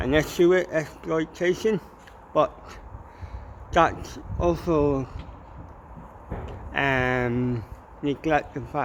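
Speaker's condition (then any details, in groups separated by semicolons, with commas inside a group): Cerebral palsy; mild, ataxic type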